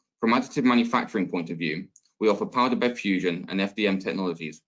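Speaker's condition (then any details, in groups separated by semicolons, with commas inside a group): No condition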